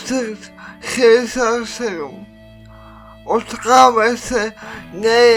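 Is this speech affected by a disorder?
Yes: cerebral palsy.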